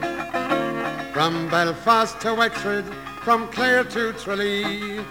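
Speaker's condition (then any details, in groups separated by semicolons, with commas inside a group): No condition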